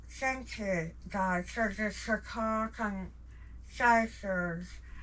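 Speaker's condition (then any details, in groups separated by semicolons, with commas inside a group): Jaw cancer surgery; tracheostomy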